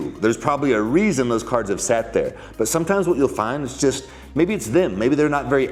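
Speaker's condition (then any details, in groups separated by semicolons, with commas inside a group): No condition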